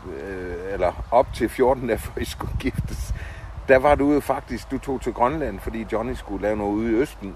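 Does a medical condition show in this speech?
No.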